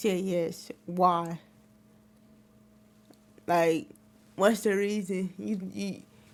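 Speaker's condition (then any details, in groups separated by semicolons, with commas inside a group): Cerebral palsy; wheelchair user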